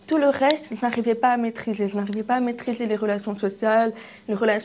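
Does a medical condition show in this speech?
Yes: deafness, acquired deafness, kidney-disease related; kidney disease from age 1.5 damaged ears, progressive loss, hearing aids, left ear deaf at 20; cochlear implant as cochlear nerve died, hears interviewer, lip reading in groups.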